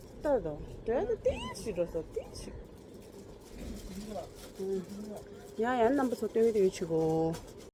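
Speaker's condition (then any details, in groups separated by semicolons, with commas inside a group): No condition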